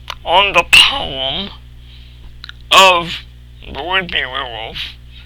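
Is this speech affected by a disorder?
Yes: cerebral palsy.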